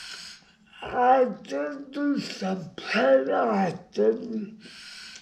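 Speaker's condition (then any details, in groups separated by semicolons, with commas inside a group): Brain injury; speaks poorly, pushes air past vocal cords with fingers, aspirates saliva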